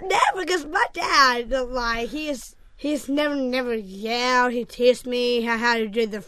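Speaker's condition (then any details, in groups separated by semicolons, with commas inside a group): Down syndrome; delivering doctor concerned at once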